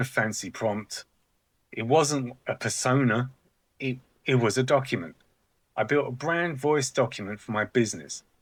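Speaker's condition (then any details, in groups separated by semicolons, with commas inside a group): No condition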